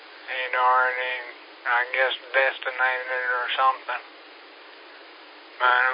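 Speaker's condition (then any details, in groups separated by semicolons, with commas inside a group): Parkinson's; recently started wearing fall monitor, fall risk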